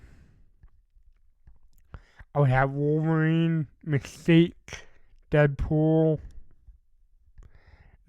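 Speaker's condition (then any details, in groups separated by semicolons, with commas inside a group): Cerebral palsy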